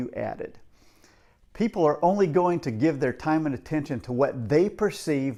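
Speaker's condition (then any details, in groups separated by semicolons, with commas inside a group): No condition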